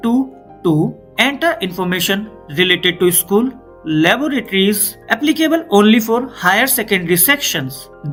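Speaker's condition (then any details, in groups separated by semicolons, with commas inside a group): No condition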